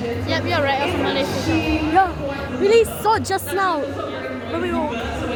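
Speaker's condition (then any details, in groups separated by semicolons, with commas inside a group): No condition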